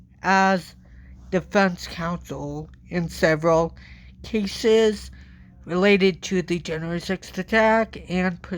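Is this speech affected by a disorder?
Yes: cerebral palsy.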